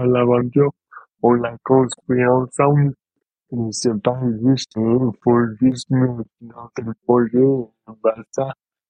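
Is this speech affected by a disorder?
Yes: dystonia; speech difficulties, fine motor difficulties.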